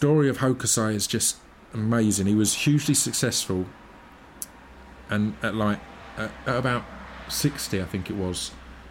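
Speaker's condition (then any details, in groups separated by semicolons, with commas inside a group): Stutter; stutter since childhood, present at school, syllable tapping on leg taught by bassist with stutter; constantly reins in and controls stutter while talking, makes adaptions, stutter comes and goes; stutters on certain names like Dylan Moran, absent in songs, creeps in without beat, Alexa misunderstands; repeated sounds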